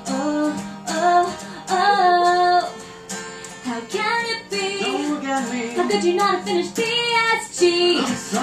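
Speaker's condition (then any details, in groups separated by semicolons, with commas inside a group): No condition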